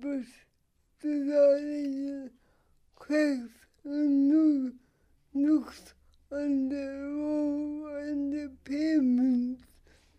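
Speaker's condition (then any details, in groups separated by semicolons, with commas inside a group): Cerebral palsy; including getting up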